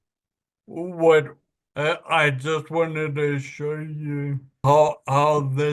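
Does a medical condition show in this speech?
Yes: Friedreich's ataxia; speech impediment, speech not fully working.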